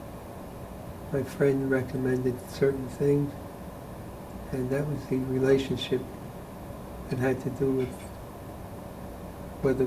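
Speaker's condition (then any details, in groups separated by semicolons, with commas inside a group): Parkinson's disease; very poor memory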